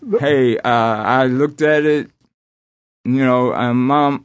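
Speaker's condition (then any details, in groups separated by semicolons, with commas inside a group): Aphasia after strokes; stuttering after strokes, had to repeat everything, impediment not heard when singing, less noticeable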